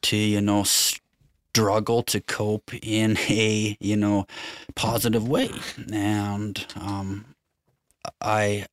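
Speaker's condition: Stutter; long-standing, long tried to hide it; stuttering evident during recording; sound and word repetitions, repeated fillers uh, hesitations and restarts; prolonged sounds, blocks

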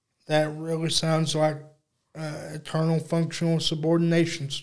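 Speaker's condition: Cerebral palsy; uses electric wheelchair

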